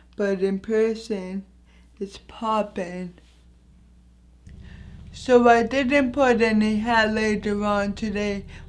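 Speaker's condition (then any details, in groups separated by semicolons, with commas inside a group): Anoxic brain injury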